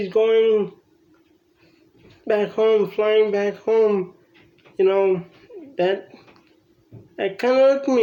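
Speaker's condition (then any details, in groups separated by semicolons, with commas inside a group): Cerebral palsy; from birth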